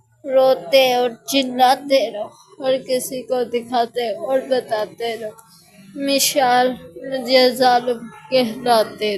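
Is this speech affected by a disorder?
Yes: speech difficulty after fall; some difficulty talking.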